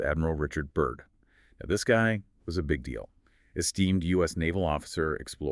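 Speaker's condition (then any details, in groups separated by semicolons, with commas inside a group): No condition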